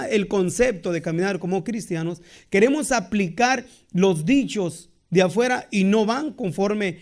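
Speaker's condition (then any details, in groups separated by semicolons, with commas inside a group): No condition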